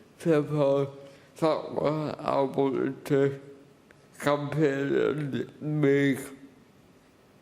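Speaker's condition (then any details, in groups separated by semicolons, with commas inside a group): Cerebral palsy; cerebral palsy, birth brain injury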